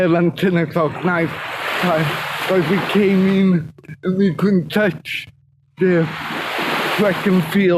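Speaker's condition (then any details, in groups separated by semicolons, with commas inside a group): Cerebral palsy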